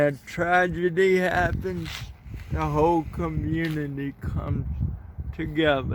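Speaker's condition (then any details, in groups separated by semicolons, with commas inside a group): Cerebral palsy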